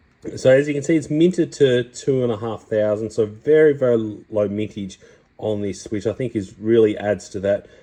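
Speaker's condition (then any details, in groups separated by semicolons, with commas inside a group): No condition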